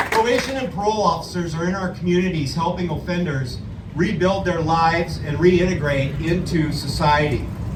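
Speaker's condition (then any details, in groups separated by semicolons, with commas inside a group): No condition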